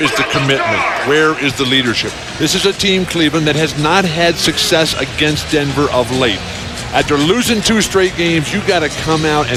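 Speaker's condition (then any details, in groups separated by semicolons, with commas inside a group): No condition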